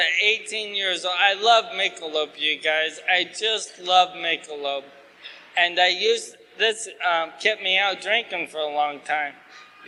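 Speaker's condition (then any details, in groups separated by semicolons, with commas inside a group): ALS; asked to talk slower, clearer, losing voice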